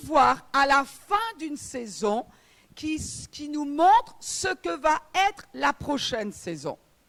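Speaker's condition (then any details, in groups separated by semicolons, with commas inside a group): No condition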